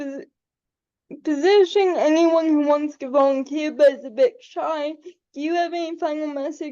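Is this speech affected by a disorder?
Yes: cerebral palsy; able to articulate and speak.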